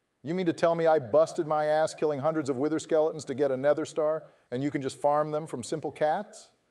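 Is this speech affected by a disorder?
No.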